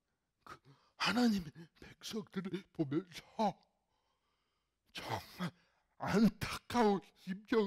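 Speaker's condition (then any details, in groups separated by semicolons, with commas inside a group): Cerebral palsy; fairly severe in childhood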